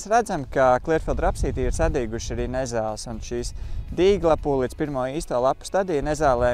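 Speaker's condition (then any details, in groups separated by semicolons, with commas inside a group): No condition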